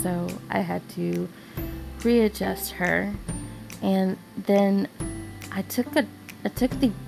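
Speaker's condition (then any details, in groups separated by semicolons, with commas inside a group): No condition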